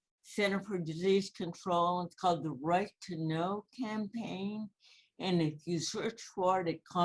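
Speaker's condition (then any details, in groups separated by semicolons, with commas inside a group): Cerebral palsy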